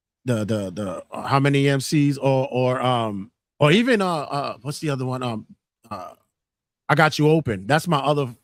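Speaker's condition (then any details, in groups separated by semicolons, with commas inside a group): No condition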